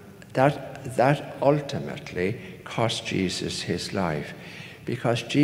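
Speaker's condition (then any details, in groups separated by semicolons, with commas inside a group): No condition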